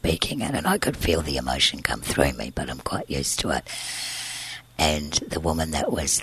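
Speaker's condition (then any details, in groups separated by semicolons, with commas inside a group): Tracheostomy and scarred vocal cord, laryngeal cysts, surgical vocal cord scarring; congenital laryngeal cysts, tracheostomy 3 weeks to 15, reinserted 18, cyst surgery 20 Green Lane Hospital; breathes through tracheostomy tube, airway very narrow from surgery, one vocal cord scarred; voice sounds different, presses on tracheostomy tube, later surgery left voiceless eight months, used voice machine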